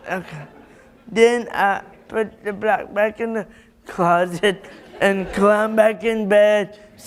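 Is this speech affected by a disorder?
Yes: cerebral palsy.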